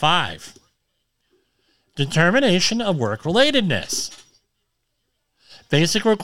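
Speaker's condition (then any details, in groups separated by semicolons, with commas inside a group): Cleft lip and palate; formerly unintelligible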